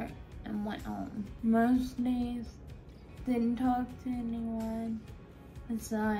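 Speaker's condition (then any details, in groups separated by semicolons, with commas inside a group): Friedreich's ataxia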